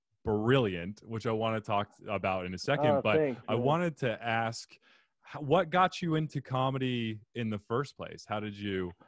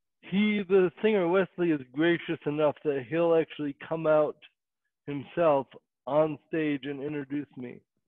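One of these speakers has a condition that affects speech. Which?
The second: cerebral palsy; spastic hemiplegic form, limited one arm use.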